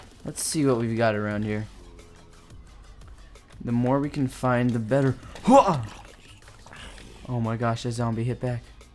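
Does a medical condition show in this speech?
No.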